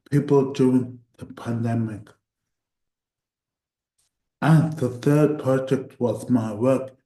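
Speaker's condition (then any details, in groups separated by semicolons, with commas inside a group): Cerebral palsy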